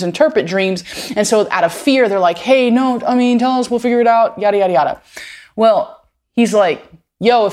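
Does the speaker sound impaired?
No.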